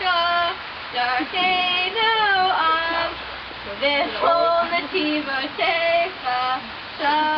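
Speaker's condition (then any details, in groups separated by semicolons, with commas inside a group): No condition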